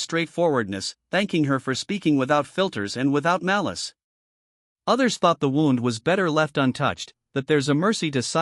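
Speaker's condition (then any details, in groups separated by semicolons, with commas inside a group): No condition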